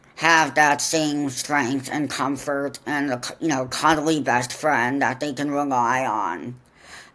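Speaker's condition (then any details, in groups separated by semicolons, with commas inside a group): Profound deafness; congenital profound deafness, cochlear implants, attended Ohio Valley Voices school in southwest Ohio; excellent conversationalist, natural communicator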